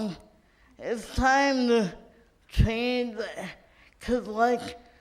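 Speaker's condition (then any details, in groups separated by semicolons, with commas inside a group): Cerebral palsy; from birth, uses wheelchair; adult, no physical therapy in childhood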